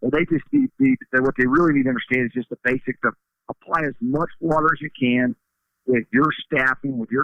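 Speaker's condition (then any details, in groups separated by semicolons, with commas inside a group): No condition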